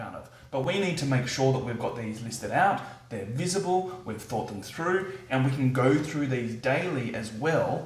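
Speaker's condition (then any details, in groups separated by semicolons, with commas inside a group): No condition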